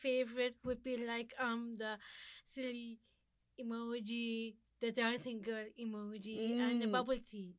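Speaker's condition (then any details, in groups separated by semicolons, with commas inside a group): Down syndrome; described as a learning disability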